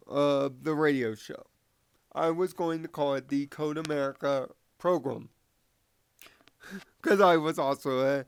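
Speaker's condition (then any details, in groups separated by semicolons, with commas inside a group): Cerebral palsy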